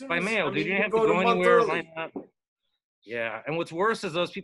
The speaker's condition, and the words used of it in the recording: None; typical speech.